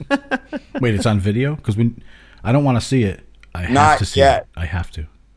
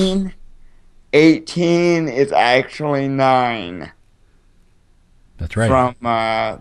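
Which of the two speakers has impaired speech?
The second: cerebral palsy.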